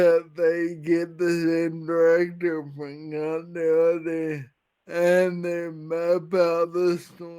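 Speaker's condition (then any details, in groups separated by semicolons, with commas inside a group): Friedreich's ataxia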